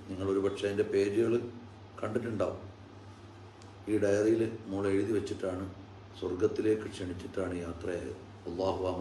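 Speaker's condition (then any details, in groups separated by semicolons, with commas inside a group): No condition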